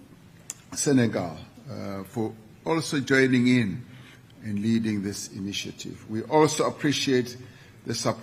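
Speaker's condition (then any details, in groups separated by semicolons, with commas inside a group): No condition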